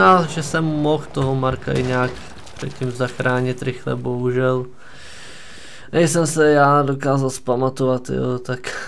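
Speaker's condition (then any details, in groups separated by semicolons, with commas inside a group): No condition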